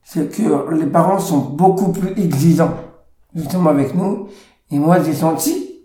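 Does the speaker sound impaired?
Yes: Down syndrome; present from birth, three copies of chromosome 21, slower than others at work and in daily life; about 42 years since birth, slower reflexes, some former physical activities no longer done.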